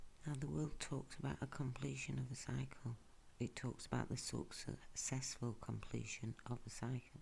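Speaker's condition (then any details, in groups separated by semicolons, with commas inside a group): No condition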